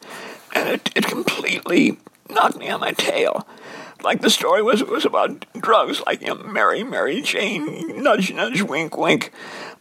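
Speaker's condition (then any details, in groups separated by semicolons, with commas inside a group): Dysphonia; lost singing voice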